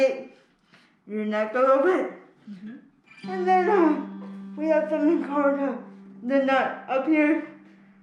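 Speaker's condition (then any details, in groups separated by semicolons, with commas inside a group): Spastic cerebral palsy; can speak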